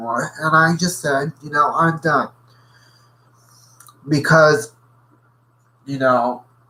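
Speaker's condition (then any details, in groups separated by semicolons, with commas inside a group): Cerebral palsy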